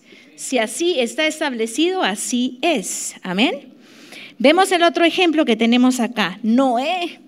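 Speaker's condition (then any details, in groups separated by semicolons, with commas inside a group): No condition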